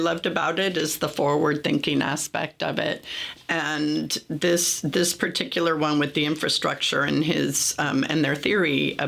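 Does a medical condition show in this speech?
No.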